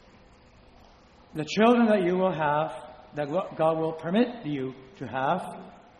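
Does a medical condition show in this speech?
No.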